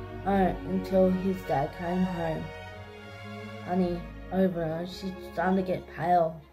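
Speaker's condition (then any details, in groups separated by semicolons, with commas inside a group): Cerebral palsy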